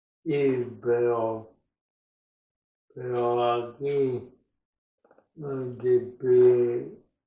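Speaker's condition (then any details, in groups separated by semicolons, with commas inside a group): Cerebral palsy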